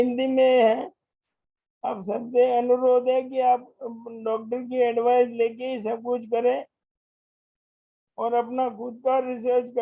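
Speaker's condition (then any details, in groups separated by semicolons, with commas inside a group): Motor neuron disease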